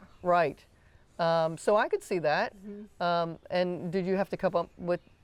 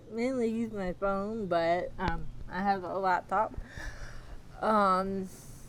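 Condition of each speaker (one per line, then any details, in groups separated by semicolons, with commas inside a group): No condition
Athetoid cerebral palsy; athetoid type, quadriplegia, moderate to severe, poor arm control; GMFCS level 3/4, walker, power wheelchair daily; may be difficult to understand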